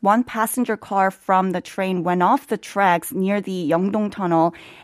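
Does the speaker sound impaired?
No.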